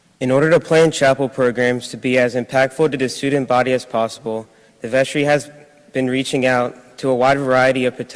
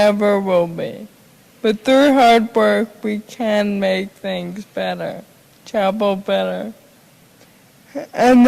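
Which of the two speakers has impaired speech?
The second: Friedreich's ataxia; progressive, genetic, affects heart.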